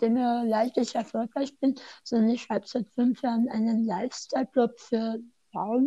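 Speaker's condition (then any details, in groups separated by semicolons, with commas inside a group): Tongue cancer surgery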